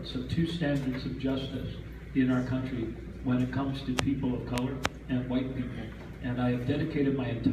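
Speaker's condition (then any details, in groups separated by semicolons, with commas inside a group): No condition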